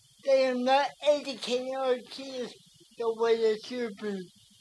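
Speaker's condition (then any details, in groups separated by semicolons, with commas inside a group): Cerebral palsy; speech affected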